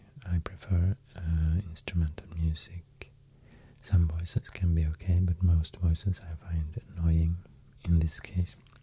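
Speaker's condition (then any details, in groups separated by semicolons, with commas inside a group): No condition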